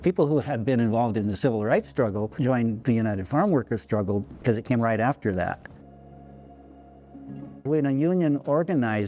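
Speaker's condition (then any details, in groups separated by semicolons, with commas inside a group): No condition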